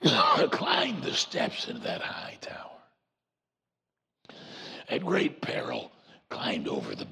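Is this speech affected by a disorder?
Yes: voice box removal needed; prior chemo and radiation.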